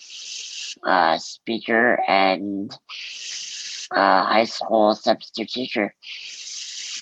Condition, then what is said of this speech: Muscular dystrophy. You know, because I have this growing platform and because I am a good public speaker, um, it would be wrong of me to throw that away.